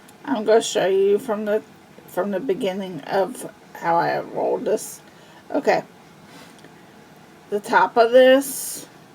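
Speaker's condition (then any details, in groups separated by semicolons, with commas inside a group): Cerebral palsy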